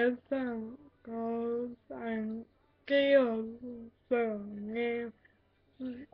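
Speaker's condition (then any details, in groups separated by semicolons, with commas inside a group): Cerebral palsy; emotions amplified, louder crying, laughing, anger, hard to understand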